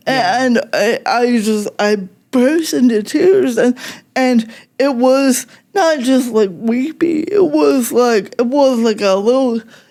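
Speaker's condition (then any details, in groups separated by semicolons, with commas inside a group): Cerebral palsy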